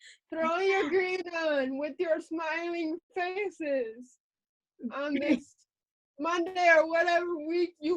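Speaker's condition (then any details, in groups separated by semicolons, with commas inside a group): Cerebral palsy; lifelong, uses voice dictation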